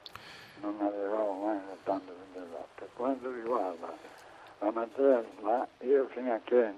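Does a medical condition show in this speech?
Yes: amyotrophic lateral sclerosis; diagnosed after medical visits and diagnostic exams, diagnosis made quickly by 35-year-old researcher, currently 58; treating physician Giuseppe Stipa, Santa Maria Hospital of Terni, struggling with treatment.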